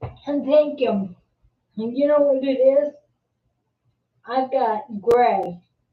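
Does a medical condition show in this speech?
Yes: multiple sclerosis; secondary progressive.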